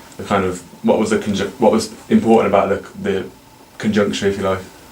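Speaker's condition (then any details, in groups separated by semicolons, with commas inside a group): No condition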